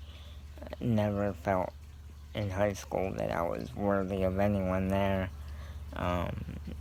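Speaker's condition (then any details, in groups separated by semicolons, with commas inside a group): Cerebral palsy; scoliosis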